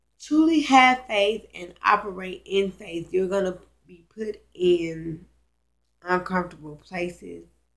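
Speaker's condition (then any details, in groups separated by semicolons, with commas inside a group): Cerebral palsy, spastic; now talking and breathing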